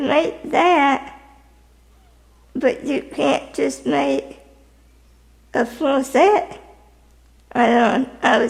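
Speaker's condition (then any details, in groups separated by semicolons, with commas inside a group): Spinal muscular atrophy type 2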